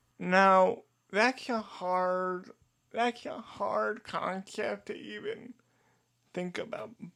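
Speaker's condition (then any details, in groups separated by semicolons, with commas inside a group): Cerebral palsy; diagnosed age two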